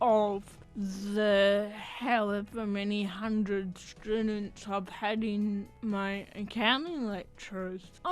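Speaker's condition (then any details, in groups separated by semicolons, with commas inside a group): Athetoid cerebral palsy; voice slightly affected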